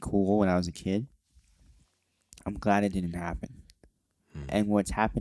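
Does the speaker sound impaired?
Yes: cleft lip and palate.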